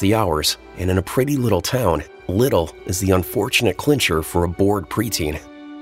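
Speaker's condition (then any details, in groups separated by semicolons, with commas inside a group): No condition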